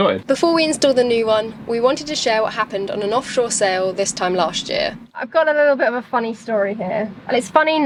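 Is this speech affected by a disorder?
No.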